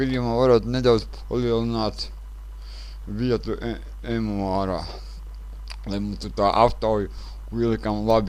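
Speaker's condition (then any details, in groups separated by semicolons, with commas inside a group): Cerebral palsy; since birth; speech not very clear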